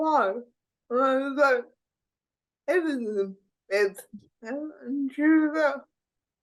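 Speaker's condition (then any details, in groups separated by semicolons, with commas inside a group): Cerebral palsy; speech impediment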